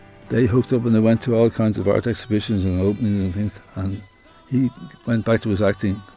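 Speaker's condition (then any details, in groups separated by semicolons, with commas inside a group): Parkinson's disease; diagnosed about 10 years ago, progressive, expected to worsen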